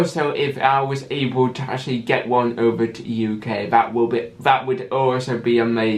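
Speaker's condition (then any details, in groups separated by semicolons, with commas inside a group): Cerebral palsy with stammer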